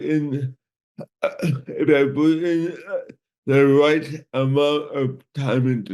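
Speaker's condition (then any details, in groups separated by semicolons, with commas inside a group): Cerebral palsy; from birth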